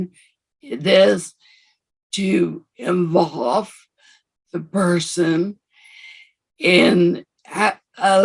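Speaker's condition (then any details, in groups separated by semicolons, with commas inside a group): Severe anoxic brain injury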